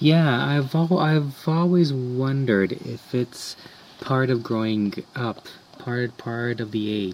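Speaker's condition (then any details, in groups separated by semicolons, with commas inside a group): Stuttering; stuttering that comes and goes, occasional very severe episodes, voluntary stuttering a goal, finds it hard; varies, worse after noticing fewer stutters, also in conversations and presentations, small groups; repeated sounds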